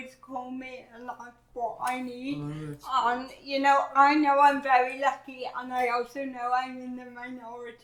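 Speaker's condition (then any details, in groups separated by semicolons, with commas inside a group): Cerebral palsy; affects walking, talking, movement; talks differently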